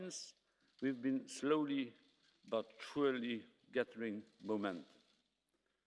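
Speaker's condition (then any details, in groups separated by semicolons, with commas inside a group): No condition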